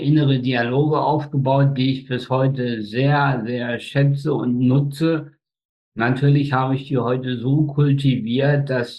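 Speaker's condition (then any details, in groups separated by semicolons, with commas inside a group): Spastic tetraparesis; birth accident, umbilical cord strangulation, brain oxygen lack up to 15 minutes, all four limbs; slightly hoarse from many speeches, runs half marathons, head twisting only in past; facial paralysis, speech control difficulties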